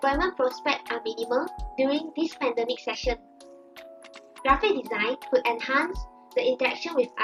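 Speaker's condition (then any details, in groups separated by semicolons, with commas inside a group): No condition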